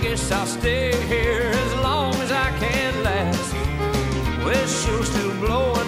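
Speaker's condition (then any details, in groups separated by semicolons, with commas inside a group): No condition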